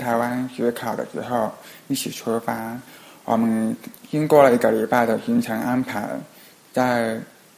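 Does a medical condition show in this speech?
Yes: hearing impairment; trouble following fast speech in Skype video meetings.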